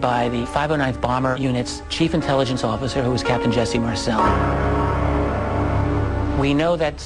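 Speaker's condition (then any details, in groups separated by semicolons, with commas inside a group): No condition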